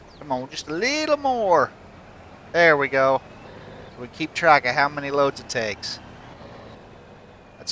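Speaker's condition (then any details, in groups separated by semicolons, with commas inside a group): No condition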